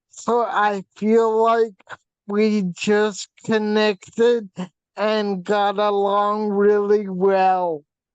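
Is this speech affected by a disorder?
Yes: facial paralysis from hydrocephalus.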